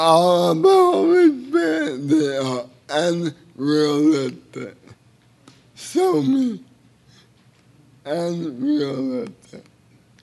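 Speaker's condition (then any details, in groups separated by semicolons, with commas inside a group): Cerebral palsy; speech a little unclear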